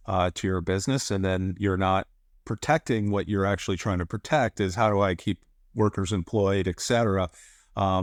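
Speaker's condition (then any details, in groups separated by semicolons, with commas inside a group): No condition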